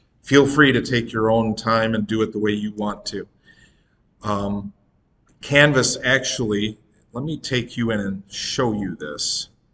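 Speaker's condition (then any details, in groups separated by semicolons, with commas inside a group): No condition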